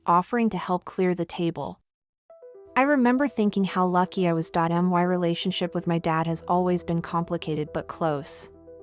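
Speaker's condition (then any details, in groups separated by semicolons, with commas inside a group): No condition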